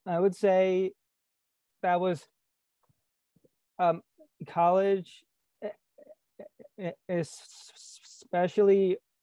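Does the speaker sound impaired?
Yes: stuttering; man aged 23, long history of avoiding communication; discloses stutter openly, working on reducing avoidance; difficult to communicate fluently, rarely fluent even after disclosing stutter; here prolonged sounds, blocks.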